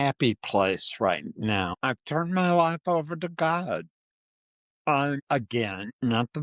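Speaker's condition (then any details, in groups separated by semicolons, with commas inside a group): Parkinson's disease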